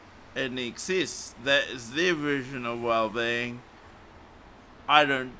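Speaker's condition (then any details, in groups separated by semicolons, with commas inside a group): Cerebral palsy; morphine not allowed after it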